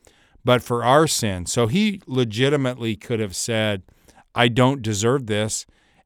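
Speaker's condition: No condition

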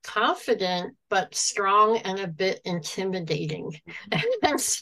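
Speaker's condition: Cleft palate, cleft lip and palate, no nose, severe; then summers

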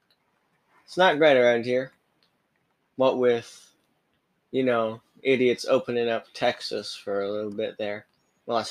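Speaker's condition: No condition

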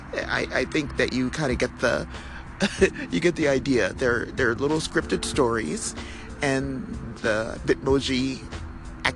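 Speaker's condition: No condition

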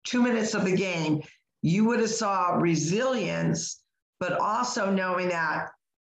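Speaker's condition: No condition

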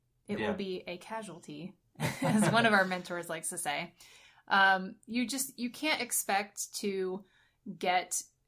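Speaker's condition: No condition

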